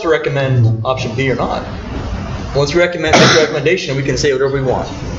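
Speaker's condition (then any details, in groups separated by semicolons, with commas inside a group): No condition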